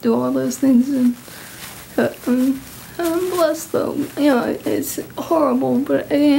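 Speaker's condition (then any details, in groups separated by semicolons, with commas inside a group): Huntington's disease; inherited, genetic; tested positive 11 years ago, clumsiness, restlessness, memory loss; speech problems, hard to formulate words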